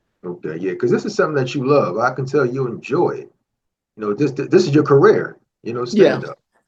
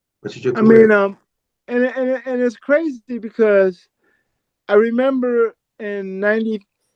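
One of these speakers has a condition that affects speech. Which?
The second: cerebral palsy; from birth; uses cane about 8-10 years, sometimes stumbles or falls.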